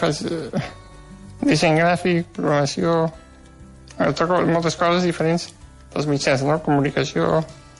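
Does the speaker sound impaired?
Yes: Duchenne muscular dystrophy; degenerative incurable form, progressive loss of strength, wheelchair user, age 25, lost ability to write; housebound, no longer able to eat, moves only head and legs slightly, postural pain; dictates instead of writing, colds or bronchitis cause suffocation crises treated with morphine.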